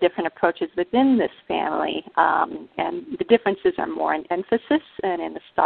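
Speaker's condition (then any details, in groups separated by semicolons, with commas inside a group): No condition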